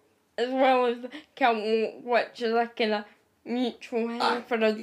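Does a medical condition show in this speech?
Yes: cerebral palsy; wheelchair user, frequent pain and tiredness.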